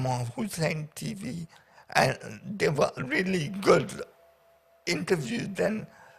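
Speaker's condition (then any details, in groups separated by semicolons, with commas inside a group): Paraplegia with essential tremor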